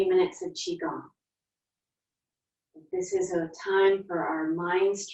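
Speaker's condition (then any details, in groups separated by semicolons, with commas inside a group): No condition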